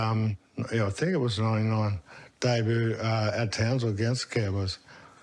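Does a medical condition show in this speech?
Yes: motor neurone disease.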